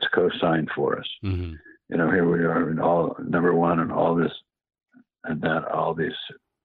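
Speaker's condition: Parkinson's; past cancer

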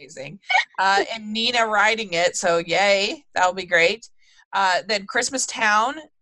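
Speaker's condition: No condition

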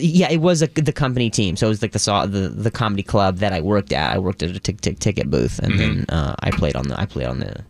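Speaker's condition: Stutter, acquired after head injury; acquired in adulthood in Los Angeles, softball grounder hit throat at shortstop, fell backwards; voice lessons and breathing exercises for more control; high voice, stutters saying home city name, learned to sing; repeated sounds

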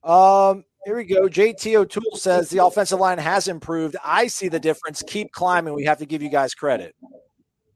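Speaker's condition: No condition

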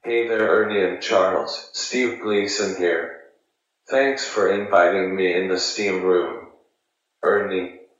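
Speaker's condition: ALS, speech-generating device; former NFL player, ALS diagnosed a few years after blocked punt in New Orleans; about a decade living with ALS; communicates using technology, message heard on answering machine

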